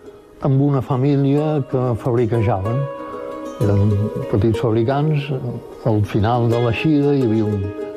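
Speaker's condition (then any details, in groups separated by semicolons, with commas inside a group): Parkinson's disease; progressive Parkinson's disease, about 15 years by time of death; mild by own account, progressively worsening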